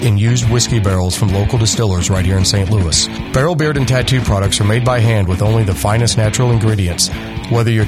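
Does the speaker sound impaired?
No.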